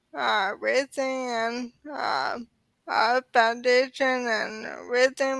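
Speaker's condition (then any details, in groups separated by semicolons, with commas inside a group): ALS; diagnosed in early 30s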